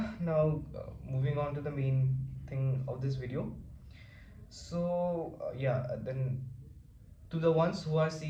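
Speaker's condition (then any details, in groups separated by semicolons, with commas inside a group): No condition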